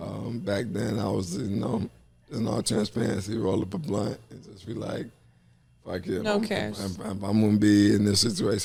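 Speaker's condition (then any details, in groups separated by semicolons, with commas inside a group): ALS; upper motor neuron onset in upper body, tongue atrophy; slow progressing, diagnosed at 30, about five years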